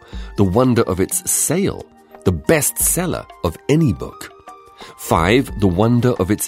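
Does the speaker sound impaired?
No.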